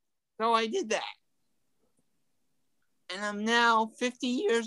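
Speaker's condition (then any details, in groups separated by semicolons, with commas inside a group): Ataxic cerebral palsy; from birth, mild, legs mostly, also arms, walked at about age four; talking affected, tongue affected a little, frequent stuttering in past, improved with speech therapy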